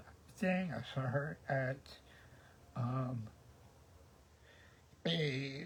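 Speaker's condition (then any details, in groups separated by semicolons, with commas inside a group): Cerebral palsy; present since birth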